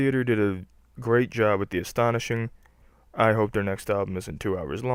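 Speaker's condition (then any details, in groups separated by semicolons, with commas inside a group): No condition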